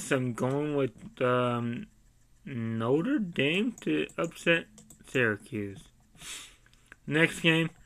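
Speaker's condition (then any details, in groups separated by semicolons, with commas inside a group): Cerebral palsy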